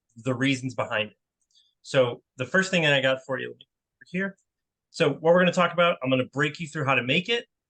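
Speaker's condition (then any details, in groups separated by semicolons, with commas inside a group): No condition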